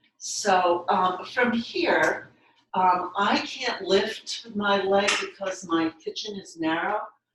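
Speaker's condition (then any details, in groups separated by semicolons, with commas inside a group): No condition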